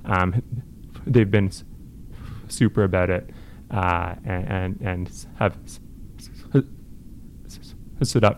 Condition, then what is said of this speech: Stuttering. It can change by the week, by the day.